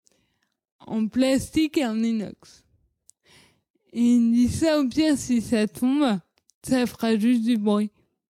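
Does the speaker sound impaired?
Yes: cerebral palsy; leg surgery around age 14 with several medical errors, atypical gait, childhood speech, psychomotor and physiotherapy.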